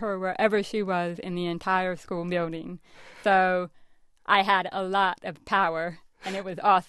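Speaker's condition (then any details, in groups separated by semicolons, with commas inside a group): Deafness; hearing impaired since childhood, wore Phonic Ear hearing aid with teacher's microphone, lip reader; wears hearing aids, lip reads, voices garbled when not looking at speaker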